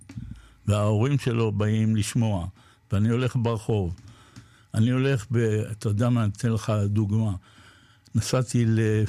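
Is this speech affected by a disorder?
Yes: Parkinson's disease.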